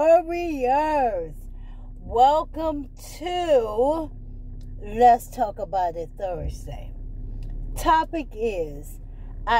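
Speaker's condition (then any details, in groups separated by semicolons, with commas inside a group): ALS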